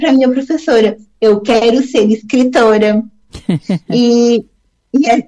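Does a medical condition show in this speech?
Yes: Down syndrome; on phone line during radio interview.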